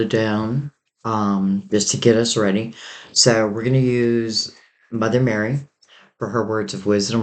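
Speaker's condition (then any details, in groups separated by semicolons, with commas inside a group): No condition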